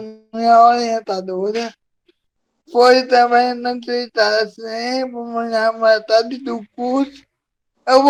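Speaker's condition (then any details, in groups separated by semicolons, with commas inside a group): Cerebral palsy; from birth; difficulty speaking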